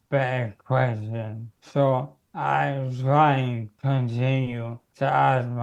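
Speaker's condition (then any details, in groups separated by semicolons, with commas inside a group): Motor neurone disease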